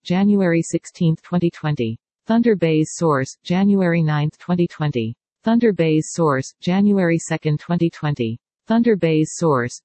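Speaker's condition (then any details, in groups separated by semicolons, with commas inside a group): No condition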